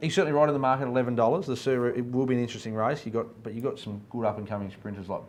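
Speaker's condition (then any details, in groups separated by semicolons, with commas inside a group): No condition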